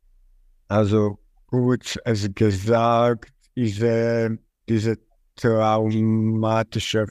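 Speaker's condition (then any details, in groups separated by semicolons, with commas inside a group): Stuttering; stuttering since age 5, about 32 years since onset; blocks, monitors where tension builds before a block, earlier could not manage phone calls; prolonged sounds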